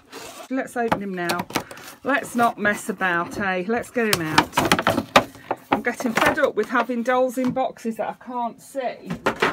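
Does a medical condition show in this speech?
No.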